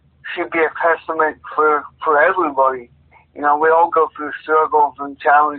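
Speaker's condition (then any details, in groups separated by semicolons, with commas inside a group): Cerebral palsy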